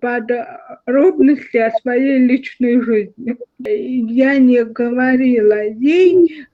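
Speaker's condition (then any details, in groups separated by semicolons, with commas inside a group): Cerebral palsy, spastic diplegia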